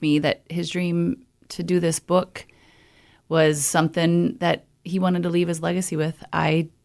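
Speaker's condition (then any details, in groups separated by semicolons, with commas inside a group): No condition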